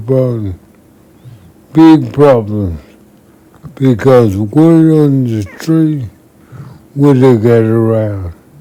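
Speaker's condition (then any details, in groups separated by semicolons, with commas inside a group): Multiple sclerosis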